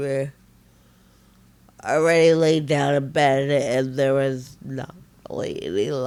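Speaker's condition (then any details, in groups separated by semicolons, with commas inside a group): Friedreich ataxia, severe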